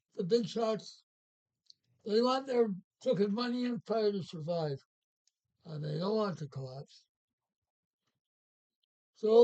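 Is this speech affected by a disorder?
Yes: Parkinson's.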